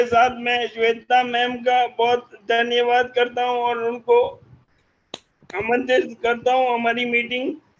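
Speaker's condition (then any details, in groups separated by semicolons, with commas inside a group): Motor neurone disease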